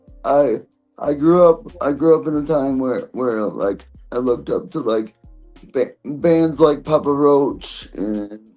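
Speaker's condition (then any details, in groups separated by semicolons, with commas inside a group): Cerebral palsy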